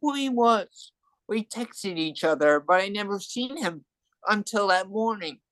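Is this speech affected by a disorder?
Yes: cerebral palsy and hearing loss; adult.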